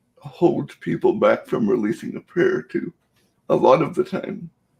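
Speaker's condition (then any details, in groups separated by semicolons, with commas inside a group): Cerebral palsy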